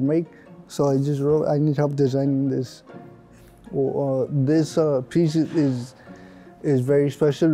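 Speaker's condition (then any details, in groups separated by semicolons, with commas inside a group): Cerebral palsy; cerebral palsy, premature birth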